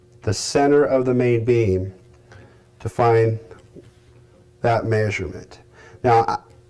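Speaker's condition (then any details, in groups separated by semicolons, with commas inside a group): No condition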